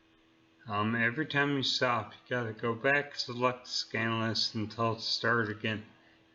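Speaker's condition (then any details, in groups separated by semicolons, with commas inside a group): Neurological disease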